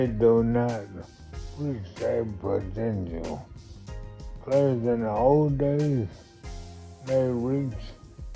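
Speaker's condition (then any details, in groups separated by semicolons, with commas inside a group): Multiple sclerosis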